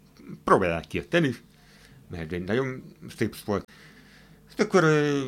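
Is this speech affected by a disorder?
Yes: hard of hearing; hearing aid mentioned.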